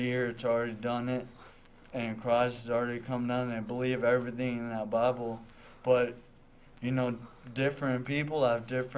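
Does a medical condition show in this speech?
Yes: traumatic brain injury; now talking.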